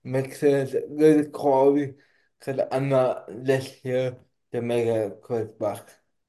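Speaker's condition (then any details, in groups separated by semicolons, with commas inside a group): Cerebral palsy; not slurred, per host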